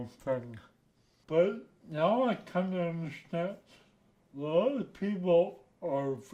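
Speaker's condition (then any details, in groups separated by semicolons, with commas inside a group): Spinocerebellar ataxia type 6, SCA6; speech affected, speech symptoms began early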